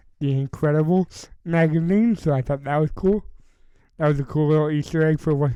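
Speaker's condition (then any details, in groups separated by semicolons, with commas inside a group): Cerebral palsy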